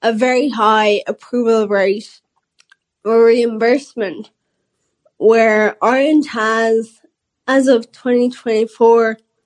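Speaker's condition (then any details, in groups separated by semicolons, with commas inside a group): Friedreich's ataxia; diagnosed at age 13, rare progressive neuromuscular condition, nerve damage and muscle weakness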